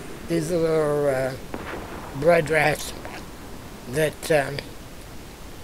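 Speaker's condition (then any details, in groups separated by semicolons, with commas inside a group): Spinal muscular atrophy type two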